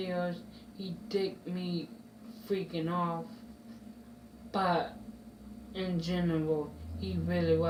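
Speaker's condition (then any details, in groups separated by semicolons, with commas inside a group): Mild cerebral palsy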